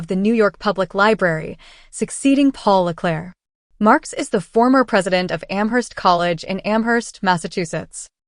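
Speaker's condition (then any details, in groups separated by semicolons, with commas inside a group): No condition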